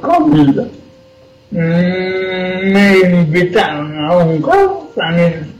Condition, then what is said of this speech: Cerebral palsy. Diego Rodríguez le pondrá voz a sus poesías y yo seré su intérprete durante toda la entrevista.